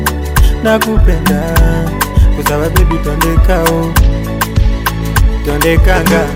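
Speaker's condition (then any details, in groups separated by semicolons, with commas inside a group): No condition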